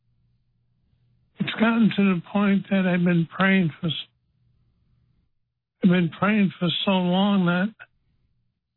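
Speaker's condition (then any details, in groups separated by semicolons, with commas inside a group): Parkinson's disease; 12 years since onset, progressively worsening; losing ability to walk and talk, getting worse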